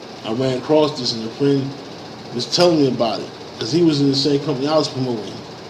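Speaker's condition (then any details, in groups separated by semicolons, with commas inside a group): No condition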